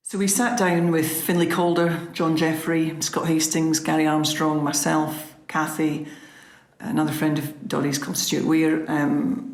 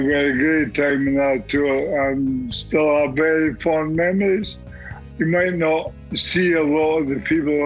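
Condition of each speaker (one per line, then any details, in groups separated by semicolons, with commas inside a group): No condition
Motor neurone disease; onset in arm, terminal; four and a half years since diagnosis, needs feeding help; still able to speak, eat and drink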